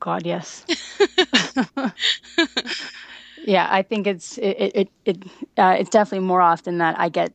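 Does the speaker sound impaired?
Yes: stuttering; onset at age 15 without a clear sudden change, possibly stress-related, brief stutter at age five that resolved; has had therapy, uses fluency skills; can control speech with fluency skills, phone calls often hard; here repeated sounds, repeated words.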